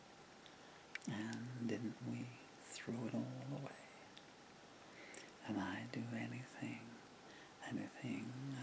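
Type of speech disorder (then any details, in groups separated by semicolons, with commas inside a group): Bulbar dysarthria; progressive bulbar palsy (MND)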